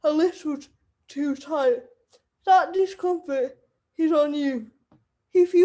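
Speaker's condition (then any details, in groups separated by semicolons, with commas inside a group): Cerebral palsy; wheelchair user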